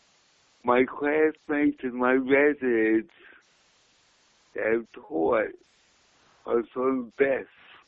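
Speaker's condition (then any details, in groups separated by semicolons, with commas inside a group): Cerebral palsy; diagnosed in childhood, speech and mobility issues, one-handed use of Kelly clamp and Vacutainer; speech impediment, hard to understand at first, repeats when listener lost, easier once familiar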